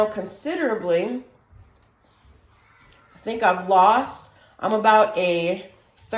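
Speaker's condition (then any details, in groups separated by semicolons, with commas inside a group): No condition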